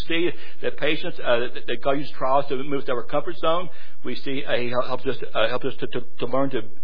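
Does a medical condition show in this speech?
Yes: stuttering; lifelong stutter; stuttering amount varies, heavy stuttering greatly lengthens speaking time; here repeated sounds, repeated words.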